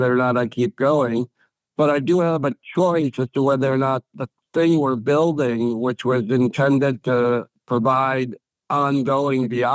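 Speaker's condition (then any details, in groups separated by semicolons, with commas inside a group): ALS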